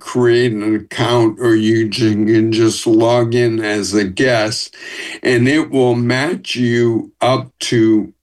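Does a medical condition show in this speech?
Yes: ALS; first symptoms sudden herky-jerky walking, about 2 years before diagnosis; walks with cane after limp, Team Gleason word banking recreates own voice, in Austin speech study; audible speech effects, formerly fast talker, still speaks with own voice.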